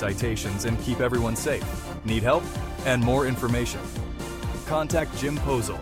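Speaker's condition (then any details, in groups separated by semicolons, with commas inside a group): No condition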